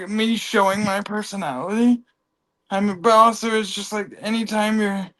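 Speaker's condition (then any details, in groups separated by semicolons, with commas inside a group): Cerebral palsy; from birth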